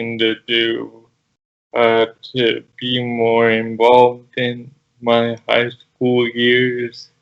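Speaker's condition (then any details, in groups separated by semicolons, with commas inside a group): Cerebral palsy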